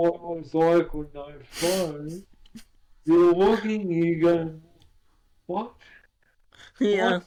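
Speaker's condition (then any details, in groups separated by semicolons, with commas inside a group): Cerebral palsy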